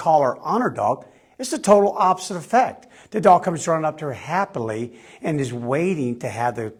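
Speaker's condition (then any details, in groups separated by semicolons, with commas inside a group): No condition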